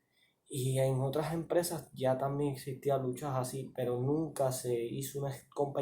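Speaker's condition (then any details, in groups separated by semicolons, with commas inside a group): No condition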